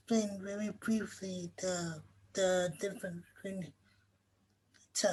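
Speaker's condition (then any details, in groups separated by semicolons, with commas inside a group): Cerebral palsy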